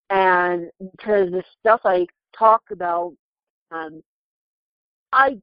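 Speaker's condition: Cerebral palsy; lost ability to walk

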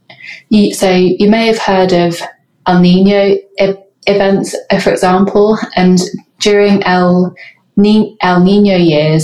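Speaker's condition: Stammer; stammering left unedited in podcast, British Stammering Association no diversity without disfluency campaign; prolonged sounds

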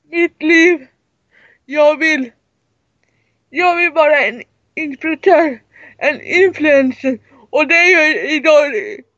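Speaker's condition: Cerebral palsy; severe, wheelchair user

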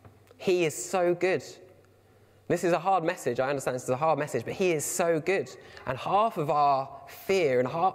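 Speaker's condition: No condition

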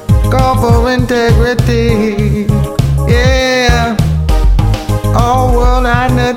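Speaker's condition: No condition

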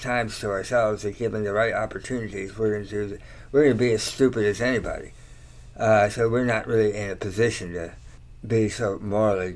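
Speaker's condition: Tongue cancer surgery; slight slur, talks okay

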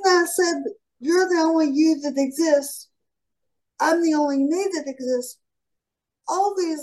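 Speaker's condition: Cerebral palsy; highly mobile

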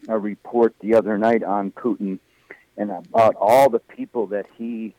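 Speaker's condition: No condition

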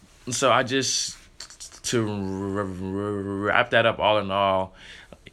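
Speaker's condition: Stuttering; stutter since early childhood, present in pre-k at Edna Row Elementary, formerly used a click sound; gotten better over the years, high school freshman, theater and musicals built speaking confidence; pauses and gets stuck, easier when rehearsed or singing, still stutters on stage; prolonged sounds, blocks

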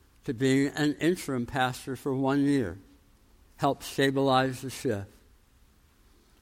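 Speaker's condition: Tongue cancer, jaw reconstruction, osteonecrosis of jaw after radiation; mandible bone graft

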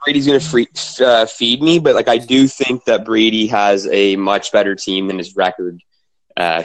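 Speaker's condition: No condition

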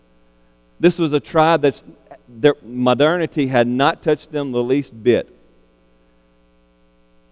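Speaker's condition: No condition

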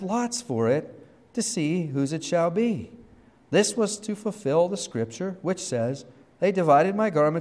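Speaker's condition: No condition

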